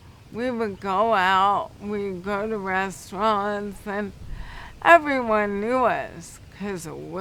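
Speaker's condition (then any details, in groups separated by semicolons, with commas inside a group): Cerebral palsy; affects balance; affects speech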